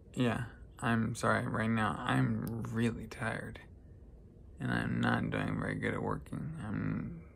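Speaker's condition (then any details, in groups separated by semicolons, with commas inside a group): Traumatic brain injury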